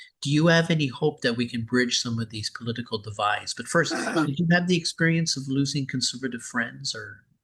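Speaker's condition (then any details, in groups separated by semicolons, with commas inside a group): No condition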